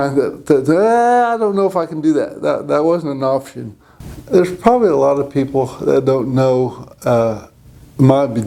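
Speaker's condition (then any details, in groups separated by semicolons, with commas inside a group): Cerebral palsy; present from birth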